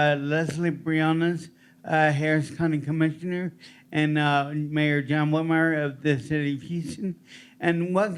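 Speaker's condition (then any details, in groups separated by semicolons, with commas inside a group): Traumatic brain injury; two brain injuries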